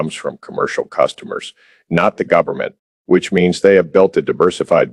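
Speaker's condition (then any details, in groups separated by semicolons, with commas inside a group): No condition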